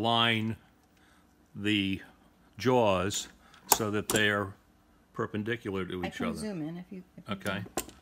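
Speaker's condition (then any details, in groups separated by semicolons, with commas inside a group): No condition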